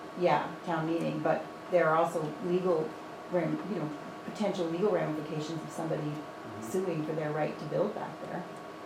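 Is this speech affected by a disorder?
No.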